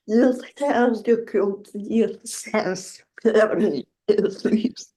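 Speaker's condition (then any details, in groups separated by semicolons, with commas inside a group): Generalized dystonia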